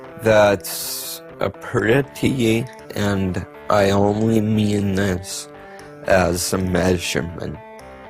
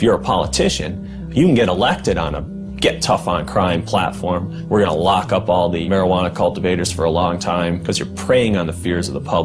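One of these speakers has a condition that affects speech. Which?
The first: multiple sclerosis; severe shaking.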